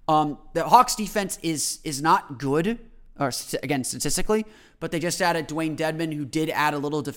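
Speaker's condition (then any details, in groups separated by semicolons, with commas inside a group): No condition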